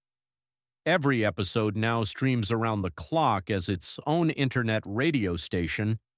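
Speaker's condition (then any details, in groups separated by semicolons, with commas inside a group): No condition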